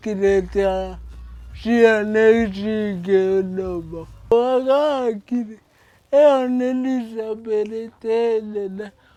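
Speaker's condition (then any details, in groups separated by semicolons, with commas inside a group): Cerebral palsy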